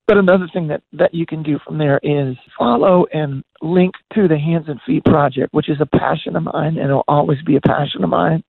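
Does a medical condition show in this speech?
Yes: voice disorder; 1995 voice dropped out, couldn't sing or talk, later lost range, control and power, raspy, broken.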